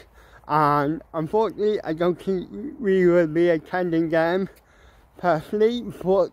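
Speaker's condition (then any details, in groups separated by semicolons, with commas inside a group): Cerebral palsy; mild, ataxic type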